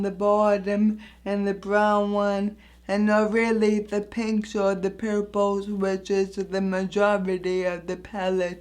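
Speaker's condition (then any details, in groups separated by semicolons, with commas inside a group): Anoxic brain injury; voice sounds affected by injury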